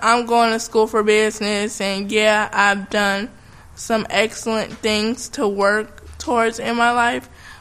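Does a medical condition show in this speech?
Yes: cerebral palsy.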